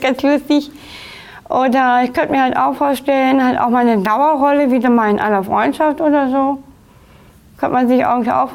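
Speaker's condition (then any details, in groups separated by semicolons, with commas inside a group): Down syndrome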